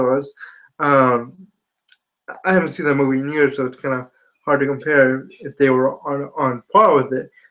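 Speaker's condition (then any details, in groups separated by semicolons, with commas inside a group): Spastic quadriplegia cerebral palsy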